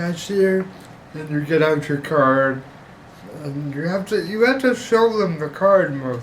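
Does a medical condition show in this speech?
Yes: cerebral palsy.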